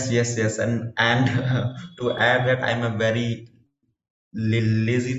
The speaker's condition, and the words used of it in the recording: Stuttering. And since I started to talk with, you know, with more and more exposure to different scenarios, I am becoming good in articulating my views.